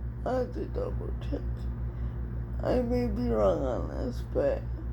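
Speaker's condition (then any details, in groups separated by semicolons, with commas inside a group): Cerebral palsy; speech somewhat affected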